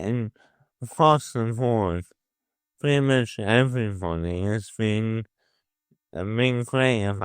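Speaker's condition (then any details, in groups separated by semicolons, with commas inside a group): Motor neuron disease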